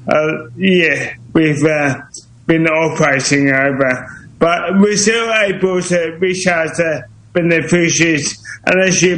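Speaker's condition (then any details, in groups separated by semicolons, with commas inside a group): Motor neuron disease; motor neuron disease diagnosed several years ago; recent decline, MND taken its toll recently; voice slowing down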